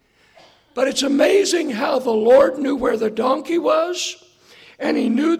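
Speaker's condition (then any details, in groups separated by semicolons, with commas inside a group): Hoarseness after vocal cord surgery; earlier doctor attributed voice problem to aging, sought second opinion; post-surgery check few days ago, surgeon says vocal cords look much better, straight lines; hard for listeners to hear, not smooth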